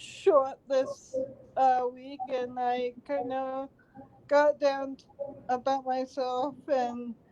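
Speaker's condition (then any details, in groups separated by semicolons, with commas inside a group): Cerebral palsy; since birth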